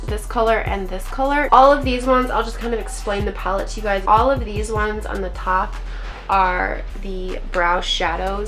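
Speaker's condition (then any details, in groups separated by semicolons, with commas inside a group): No condition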